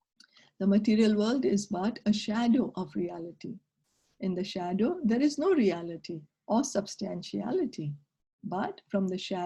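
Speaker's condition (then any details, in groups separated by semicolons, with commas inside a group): No condition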